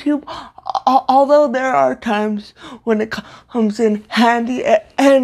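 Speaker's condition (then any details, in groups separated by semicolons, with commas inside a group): Cerebral palsy, severe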